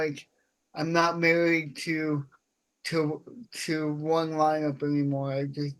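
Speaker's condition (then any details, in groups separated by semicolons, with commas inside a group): Cerebral palsy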